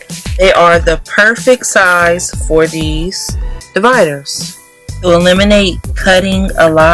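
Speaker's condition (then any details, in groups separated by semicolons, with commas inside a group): No condition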